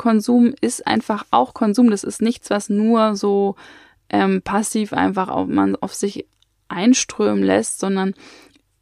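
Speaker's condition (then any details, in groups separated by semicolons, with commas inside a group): No condition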